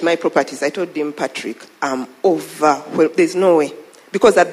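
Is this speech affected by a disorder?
No.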